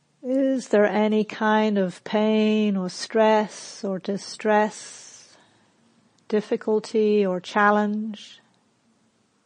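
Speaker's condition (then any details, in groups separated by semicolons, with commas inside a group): No condition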